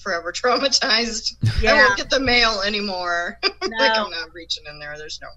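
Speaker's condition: No condition

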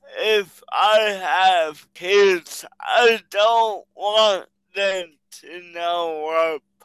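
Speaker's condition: Cerebral palsy

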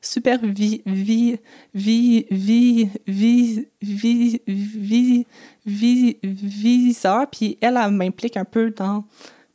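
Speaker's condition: Stuttering; blocks, sound and word repetitions, que-que-que; repeated sounds

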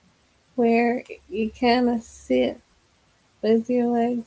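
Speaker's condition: Multiple system atrophy, MSA-P; respiratory system affected, stopped breathing during catheter complication

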